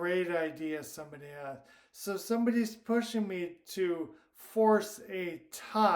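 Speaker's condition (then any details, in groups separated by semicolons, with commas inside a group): Primary lateral sclerosis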